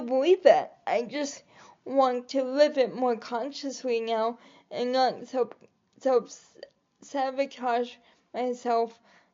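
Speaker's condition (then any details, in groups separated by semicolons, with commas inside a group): Cerebral palsy; able to articulate and speak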